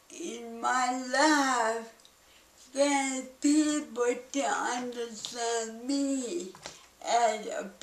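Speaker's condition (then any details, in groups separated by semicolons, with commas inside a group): Cerebral palsy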